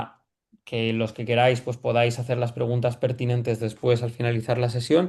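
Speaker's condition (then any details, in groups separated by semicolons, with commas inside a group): No condition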